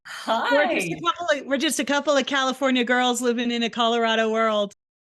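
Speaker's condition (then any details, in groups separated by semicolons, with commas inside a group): No condition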